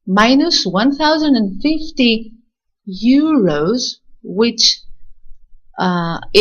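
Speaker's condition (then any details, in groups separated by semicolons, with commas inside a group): No condition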